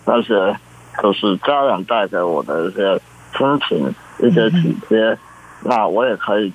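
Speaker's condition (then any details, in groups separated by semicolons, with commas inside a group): Congenital muscular dystrophy; present from birth; gradually losing strength, pen handwriting difficult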